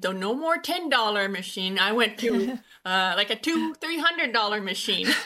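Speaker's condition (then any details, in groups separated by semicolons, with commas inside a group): Usher syndrome, born deaf; uses hearing aids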